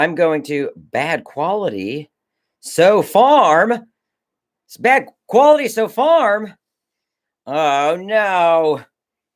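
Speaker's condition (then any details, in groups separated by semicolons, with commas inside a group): No condition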